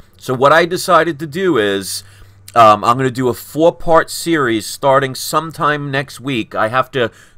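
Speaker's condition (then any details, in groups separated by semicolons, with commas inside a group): No condition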